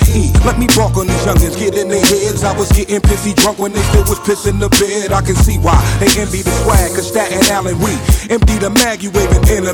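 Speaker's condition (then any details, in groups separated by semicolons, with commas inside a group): No condition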